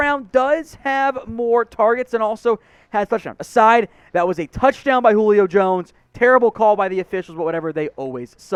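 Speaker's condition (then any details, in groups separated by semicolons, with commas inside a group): No condition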